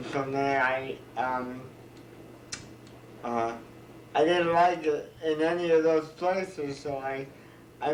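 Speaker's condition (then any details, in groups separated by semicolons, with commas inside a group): Cerebral palsy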